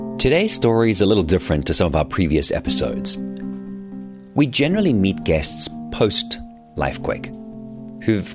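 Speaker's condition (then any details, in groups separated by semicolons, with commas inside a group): No condition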